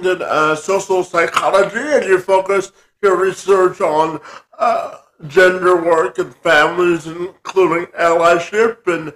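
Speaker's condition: Cerebral palsy; cerebral palsy present from birth

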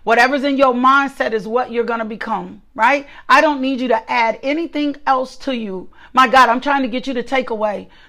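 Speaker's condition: No condition

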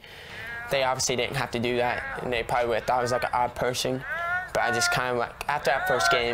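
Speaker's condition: Deafness; born deaf, completely deaf at two, cochlear implant two months later, Marshall University listen-and-speak program; says many words wrong, speech deteriorated while awaiting implant, last word bah for ball

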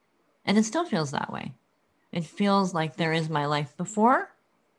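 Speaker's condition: Cleft lip and palate

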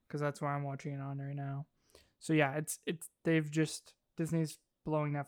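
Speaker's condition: No condition

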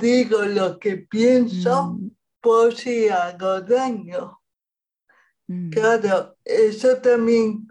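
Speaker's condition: Cerebral palsy; present at least 40 years

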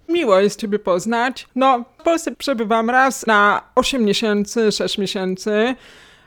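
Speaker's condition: Hearing loss, cochlear implant, acquired; two years of rehabilitation to decode words

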